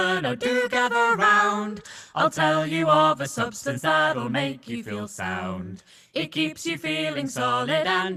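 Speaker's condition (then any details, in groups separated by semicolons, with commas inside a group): No condition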